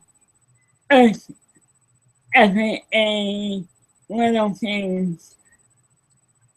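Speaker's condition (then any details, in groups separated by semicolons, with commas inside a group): Cerebral palsy; taking medication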